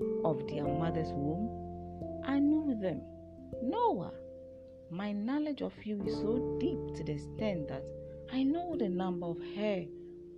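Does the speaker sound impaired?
No.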